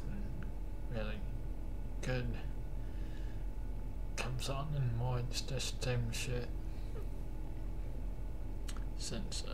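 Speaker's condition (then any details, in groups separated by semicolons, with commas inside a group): Cerebral palsy; cannot stand beyond 10 minutes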